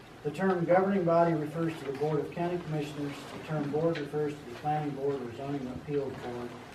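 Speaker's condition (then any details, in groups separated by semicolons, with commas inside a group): No condition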